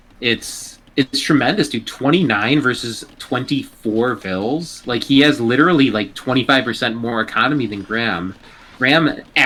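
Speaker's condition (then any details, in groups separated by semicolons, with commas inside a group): No condition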